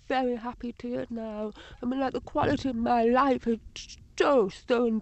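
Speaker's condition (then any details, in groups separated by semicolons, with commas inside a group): Deafness, Usher syndrome, Usher syndrome type 2, severe; born completely deaf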